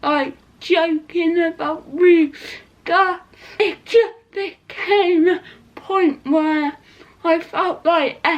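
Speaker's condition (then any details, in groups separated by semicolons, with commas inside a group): Cerebral palsy; not quadriplegic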